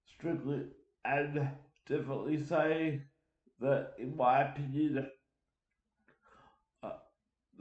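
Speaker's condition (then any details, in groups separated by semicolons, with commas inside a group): Cerebral palsy; uses wheelchair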